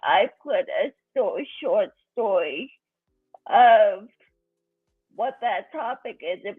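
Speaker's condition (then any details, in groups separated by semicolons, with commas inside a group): Cerebral palsy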